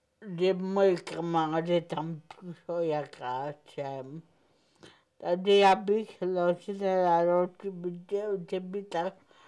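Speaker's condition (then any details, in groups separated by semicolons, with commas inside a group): Cerebral palsy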